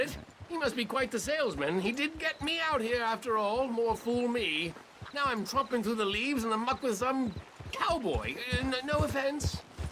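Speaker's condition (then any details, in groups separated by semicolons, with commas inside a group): No condition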